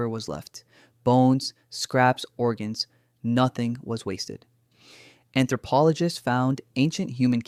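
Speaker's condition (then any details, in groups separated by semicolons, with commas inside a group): No condition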